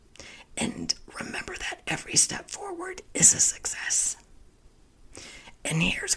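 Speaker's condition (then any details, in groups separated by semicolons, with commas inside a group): Spasmodic dysphonia; voice sounds like laryngitis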